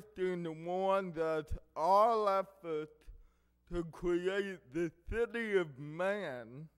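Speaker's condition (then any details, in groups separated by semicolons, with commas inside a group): Cerebral palsy; affects hearing and speech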